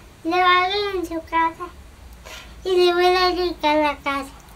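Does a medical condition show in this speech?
Yes: cerebral palsy.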